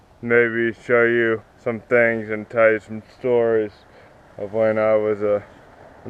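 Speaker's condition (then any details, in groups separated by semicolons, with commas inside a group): Cerebral palsy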